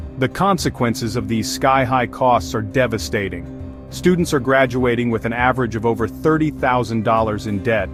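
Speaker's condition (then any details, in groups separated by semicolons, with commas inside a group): No condition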